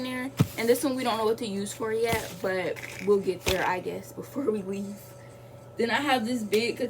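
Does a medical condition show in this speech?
No.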